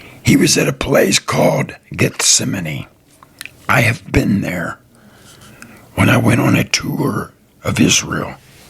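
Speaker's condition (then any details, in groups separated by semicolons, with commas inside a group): Throat cancer survivor; tracheostomy tube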